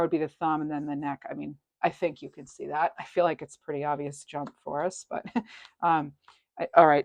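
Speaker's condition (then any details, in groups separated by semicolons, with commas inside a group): No condition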